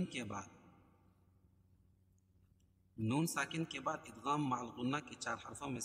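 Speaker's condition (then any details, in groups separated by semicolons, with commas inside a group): No condition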